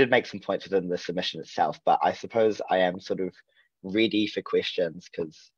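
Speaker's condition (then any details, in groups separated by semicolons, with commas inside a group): No condition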